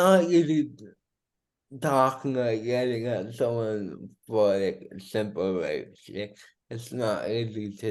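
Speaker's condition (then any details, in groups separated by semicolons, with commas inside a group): Cerebral palsy; diagnosed at about two months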